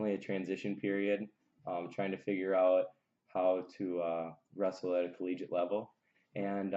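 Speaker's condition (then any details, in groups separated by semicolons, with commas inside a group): No condition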